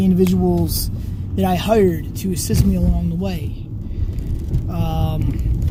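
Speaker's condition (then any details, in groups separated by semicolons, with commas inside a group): No condition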